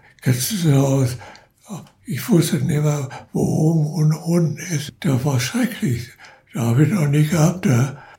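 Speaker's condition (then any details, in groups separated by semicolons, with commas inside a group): Parkinson's disease; cannot turn newspaper pages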